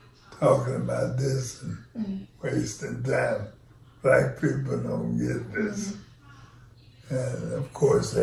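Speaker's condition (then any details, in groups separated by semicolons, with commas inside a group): ALS; onset left foot drop, then left leg weakness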